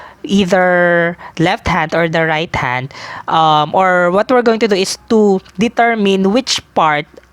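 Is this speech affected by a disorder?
No.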